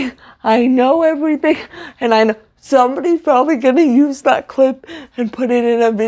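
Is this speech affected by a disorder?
Yes: cerebral palsy, severe.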